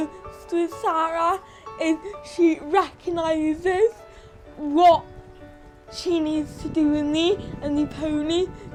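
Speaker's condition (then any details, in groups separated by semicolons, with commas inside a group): Cerebral palsy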